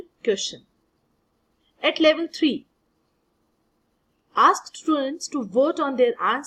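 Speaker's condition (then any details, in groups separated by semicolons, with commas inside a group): No condition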